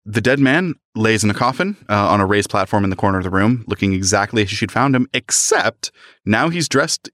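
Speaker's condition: No condition

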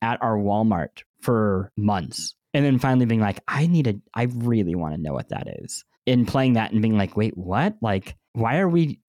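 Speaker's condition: Cleft lip and palate; 2-3 months recovery each

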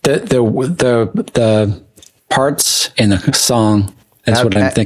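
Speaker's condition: Aphasia; stroke from brain bleed, early right hand weakness, could not wave or hold pencil, breathing tube early; in recovery, ongoing speech therapy and physical therapy, speech therapy session earlier today, speech improving; word-finding trouble, relearns words by repeating three times in row, sometimes forgets relearned words, tired after therapy

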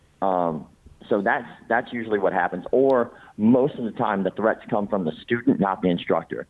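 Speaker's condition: Cleft palate; congenital

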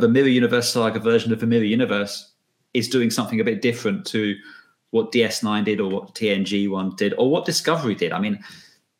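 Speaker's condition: No condition

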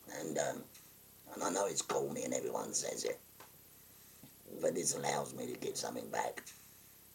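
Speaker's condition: Total laryngectomy; voice valve speech, leaks leave no voice, electrolarynx backup, not heard in groups, swallow about 10%

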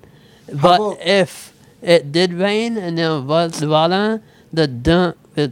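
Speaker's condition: Speech impediment; switched to typing instead

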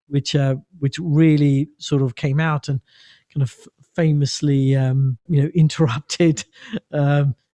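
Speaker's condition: No condition

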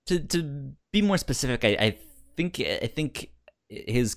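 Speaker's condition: Stutter; speech impediment, past speech therapy; hears own voice through headphone monitoring while recording, finds it disorienting; therapist described costly in-ear device echoing own voice milliseconds late, said to help; repeated sounds, repeated words, prolonged sounds

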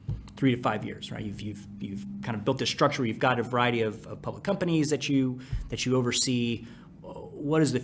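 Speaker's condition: No condition

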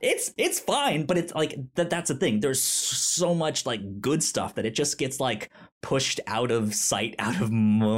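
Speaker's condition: Stutter; stutter since childhood, cause unknown, explained as brain moving faster than mouth, speech therapy in elementary school; stutter when talking; repeated words, prolonged sounds

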